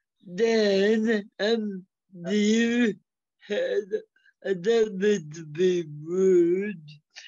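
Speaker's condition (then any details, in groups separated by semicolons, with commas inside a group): Cerebral palsy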